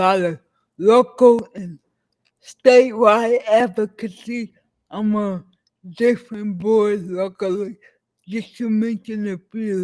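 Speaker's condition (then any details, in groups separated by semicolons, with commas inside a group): Cerebral palsy; affects legs, hands and speech; speech impairment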